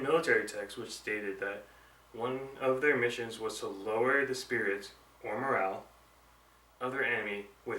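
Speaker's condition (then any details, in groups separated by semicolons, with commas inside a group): No condition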